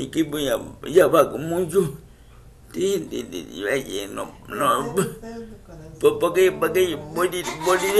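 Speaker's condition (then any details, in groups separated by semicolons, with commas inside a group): Cerebral palsy; speech affected by condition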